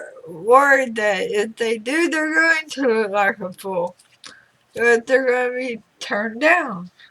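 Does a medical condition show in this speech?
Yes: throat cancer radiation damage.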